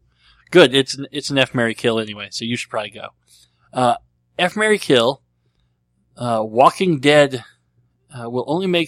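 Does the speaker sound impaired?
Yes: cleft lip and palate; treated as a baby.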